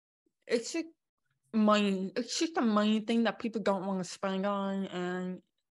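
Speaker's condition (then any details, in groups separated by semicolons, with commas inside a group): Born deaf; congenital deafness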